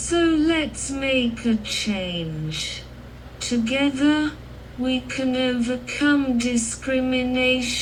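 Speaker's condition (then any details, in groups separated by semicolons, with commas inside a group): Cerebral palsy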